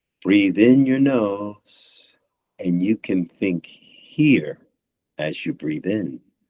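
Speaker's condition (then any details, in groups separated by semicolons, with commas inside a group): No condition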